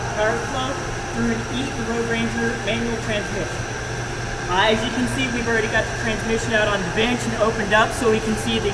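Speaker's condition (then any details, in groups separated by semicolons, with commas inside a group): No condition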